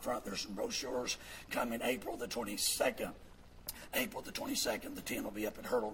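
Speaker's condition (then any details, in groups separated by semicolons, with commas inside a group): Vocal fold paralysis; move or vibrate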